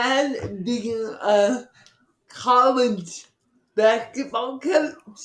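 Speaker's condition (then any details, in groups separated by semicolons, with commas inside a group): Cerebral palsy; from birth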